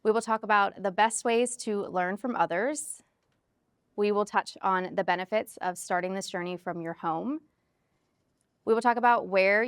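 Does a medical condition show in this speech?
No.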